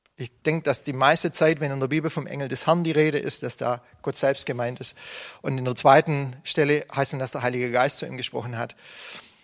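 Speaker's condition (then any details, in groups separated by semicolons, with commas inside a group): No condition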